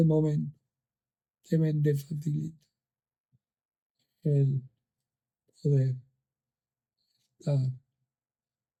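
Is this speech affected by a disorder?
Yes: ALS.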